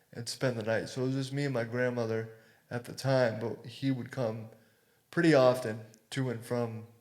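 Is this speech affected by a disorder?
Yes: cerebral palsy.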